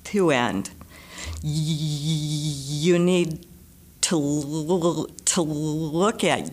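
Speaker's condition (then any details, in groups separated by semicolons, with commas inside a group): Stutter; stutter persisting despite much of life trying to stop, described as incurable; severe stutter, stutters a lot; struggles to speak; repeated words, prolonged sounds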